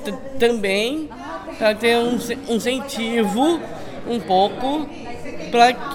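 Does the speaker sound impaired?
Yes: Down syndrome; aged 22.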